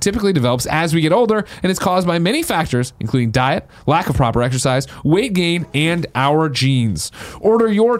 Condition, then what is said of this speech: No condition.